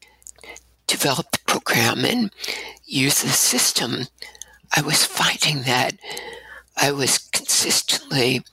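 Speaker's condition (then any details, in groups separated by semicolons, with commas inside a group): Abductor spasmodic dysphonia; staccato speaking style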